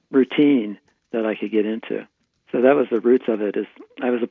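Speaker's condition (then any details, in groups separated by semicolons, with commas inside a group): Parkinson's disease; Requip and other dopamine agonists tried earlier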